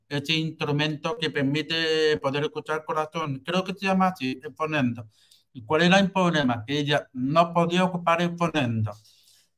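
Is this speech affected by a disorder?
Yes: hearing loss with cochlear implant; congenital hearing loss, cochlea dead, cochlear implant surgery, implant electrically stimulates cochlea; about 34, uses cochlear implant, new operating system connects implant to computer, no headphones.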